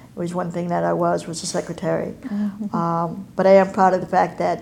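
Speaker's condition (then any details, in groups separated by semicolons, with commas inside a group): Cleft palate and cleft lip; congenital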